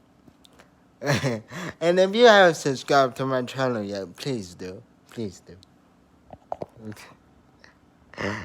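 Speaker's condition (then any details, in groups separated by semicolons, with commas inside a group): Traumatic brain injury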